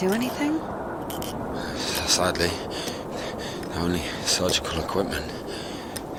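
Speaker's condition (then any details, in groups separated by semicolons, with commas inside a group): No condition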